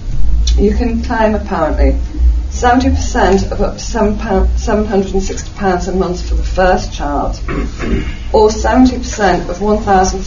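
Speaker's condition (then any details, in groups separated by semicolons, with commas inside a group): No condition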